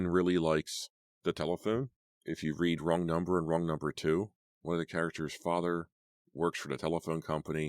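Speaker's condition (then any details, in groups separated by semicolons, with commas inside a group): No condition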